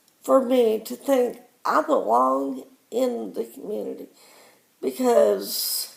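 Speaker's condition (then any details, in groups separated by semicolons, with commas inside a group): Cerebral palsy; predicted at birth to probably not speak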